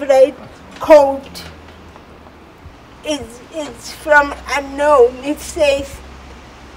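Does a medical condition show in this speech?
Yes: cerebral palsy.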